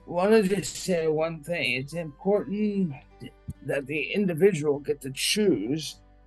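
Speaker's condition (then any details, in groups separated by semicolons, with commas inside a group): Cerebral palsy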